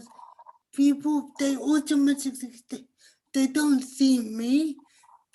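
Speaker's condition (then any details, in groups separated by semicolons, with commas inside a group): Cerebral palsy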